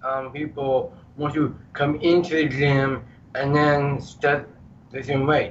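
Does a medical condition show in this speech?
Yes: Down syndrome; congenital, present from birth.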